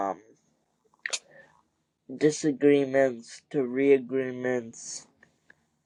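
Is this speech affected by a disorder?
Yes: cerebral palsy; wheelchair user.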